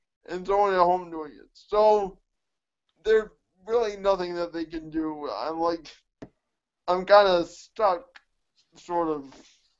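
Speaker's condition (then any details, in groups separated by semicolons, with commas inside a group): Cerebral palsy; mixed quadriplegia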